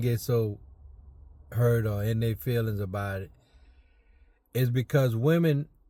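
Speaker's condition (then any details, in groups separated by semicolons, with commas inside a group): No condition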